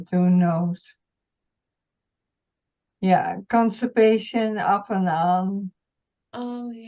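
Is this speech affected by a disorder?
Yes: multiple system atrophy.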